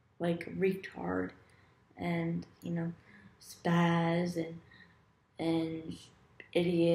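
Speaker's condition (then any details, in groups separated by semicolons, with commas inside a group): Cerebral palsy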